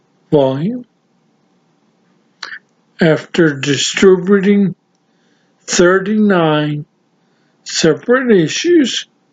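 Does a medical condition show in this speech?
Yes: severe traumatic brain injury.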